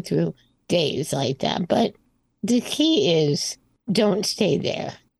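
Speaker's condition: Spinal muscular atrophy type 2; congenital, born early 60s, wheelchair user, slightly progressive

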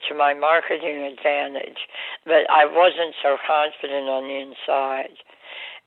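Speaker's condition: Oral cancer surgery, jaw removal

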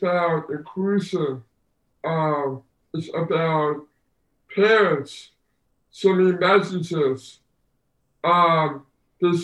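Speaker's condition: Down syndrome; four major ear surgeries around age 18

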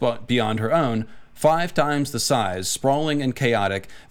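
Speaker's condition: No condition

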